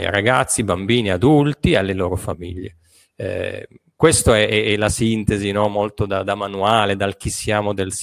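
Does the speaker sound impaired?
No.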